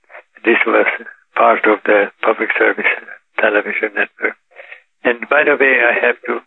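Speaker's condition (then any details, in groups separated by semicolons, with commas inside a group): Parkinson's disease; daily yoga (teaches 2 hours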